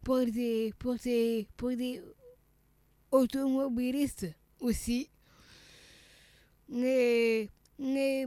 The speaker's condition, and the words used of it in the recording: Down syndrome. Ça arrive qu'on a des problèmes de déglutition et des problèmes de lenteur.